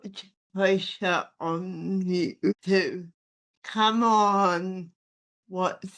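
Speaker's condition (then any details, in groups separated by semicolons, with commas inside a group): Athetoid spastic cerebral palsy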